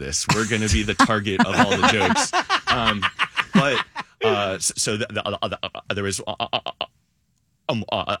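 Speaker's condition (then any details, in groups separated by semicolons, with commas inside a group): Stuttering; stutter since grade school, avoidance reduction therapy in high school and college, National Stuttering Association member; mild stutter, persistent as adult; anticipates stutters on upcoming words, no word substitution, does not avoid stuttering; repeated sounds, blocks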